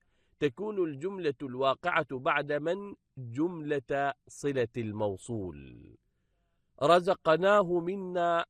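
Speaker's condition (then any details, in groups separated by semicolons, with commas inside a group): No condition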